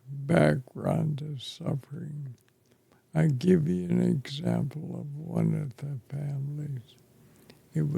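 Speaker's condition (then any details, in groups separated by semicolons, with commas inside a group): ALS; affects chest and throat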